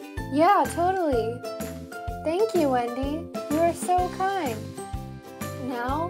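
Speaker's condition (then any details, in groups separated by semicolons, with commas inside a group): No condition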